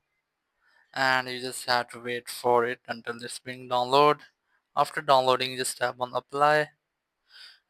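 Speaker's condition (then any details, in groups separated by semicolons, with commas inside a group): No condition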